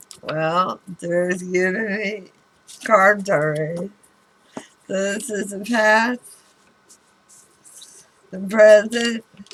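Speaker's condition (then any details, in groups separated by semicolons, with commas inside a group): Throat cancer radiation damage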